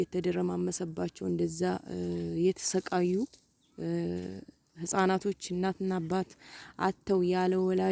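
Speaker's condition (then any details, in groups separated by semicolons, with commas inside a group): No condition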